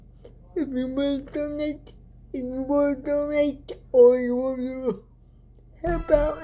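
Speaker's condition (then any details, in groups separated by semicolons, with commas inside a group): Cerebral palsy; speech affected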